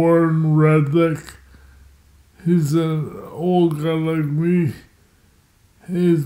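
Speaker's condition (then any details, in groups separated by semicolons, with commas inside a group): Multiple sclerosis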